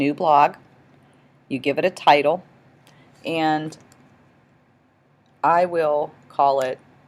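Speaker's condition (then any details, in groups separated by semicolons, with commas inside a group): No condition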